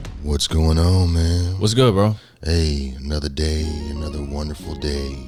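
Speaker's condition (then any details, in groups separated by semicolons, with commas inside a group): No condition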